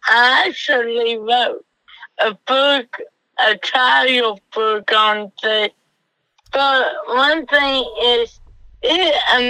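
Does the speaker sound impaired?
Yes: cerebral palsy; doctor told mother of diagnosis, self-described as half-CP.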